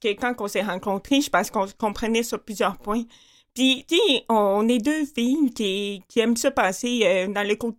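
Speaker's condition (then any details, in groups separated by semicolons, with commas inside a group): Profound deafness with cochlear implant, congenital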